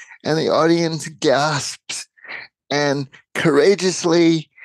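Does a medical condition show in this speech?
Yes: cerebral palsy.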